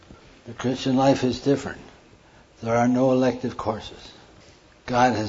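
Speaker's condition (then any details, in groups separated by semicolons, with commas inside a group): Parkinson's; Nebraska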